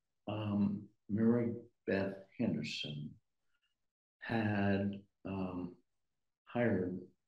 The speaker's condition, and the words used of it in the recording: Aphasia. Yeah, than that, but and now I'm I'm okay now.